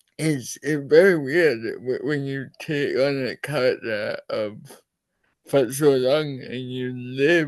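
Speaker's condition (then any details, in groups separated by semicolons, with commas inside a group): Cerebral palsy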